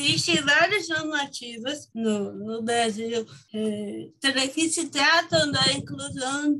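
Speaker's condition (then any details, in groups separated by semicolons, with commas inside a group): Cerebral palsy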